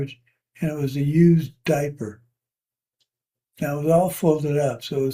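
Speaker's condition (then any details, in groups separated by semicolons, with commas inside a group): Parkinson's; tremor varies day to day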